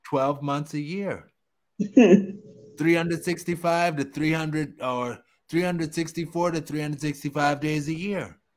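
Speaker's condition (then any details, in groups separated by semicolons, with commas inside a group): No condition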